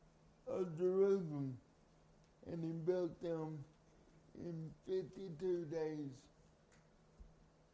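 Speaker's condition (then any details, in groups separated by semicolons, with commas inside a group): Cerebral palsy; from birth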